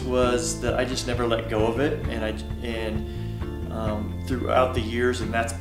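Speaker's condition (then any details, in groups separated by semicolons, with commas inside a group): No condition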